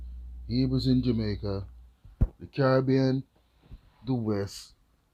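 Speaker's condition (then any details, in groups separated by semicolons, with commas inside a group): No condition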